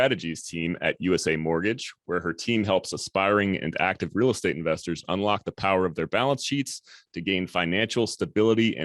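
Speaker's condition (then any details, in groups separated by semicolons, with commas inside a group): No condition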